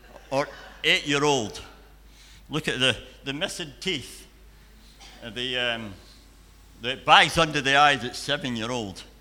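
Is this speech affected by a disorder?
Yes: cleft palate and cleft lip.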